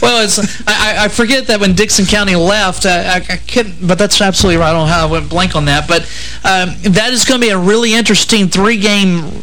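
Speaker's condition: No condition

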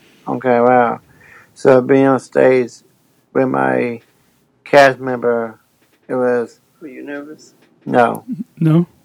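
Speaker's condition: Down syndrome; hesitant, finds talking without a microphone difficult, auditioned to check could speak well enough

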